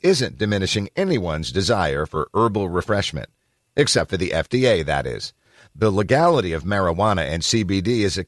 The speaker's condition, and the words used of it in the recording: No condition.